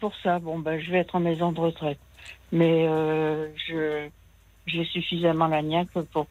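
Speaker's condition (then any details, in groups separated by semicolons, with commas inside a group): Parkinson's disease; some difficulty speaking, host offers help and explains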